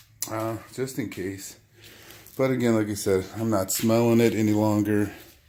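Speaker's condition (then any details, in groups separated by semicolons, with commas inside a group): No condition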